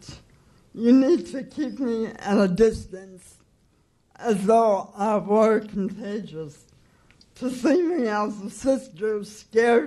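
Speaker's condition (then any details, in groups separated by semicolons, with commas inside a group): Cerebral palsy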